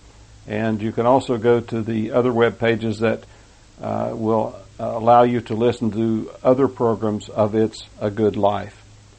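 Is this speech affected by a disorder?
No.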